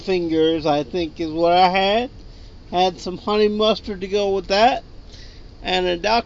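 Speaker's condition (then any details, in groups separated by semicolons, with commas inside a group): Cerebral palsy; wheelchair user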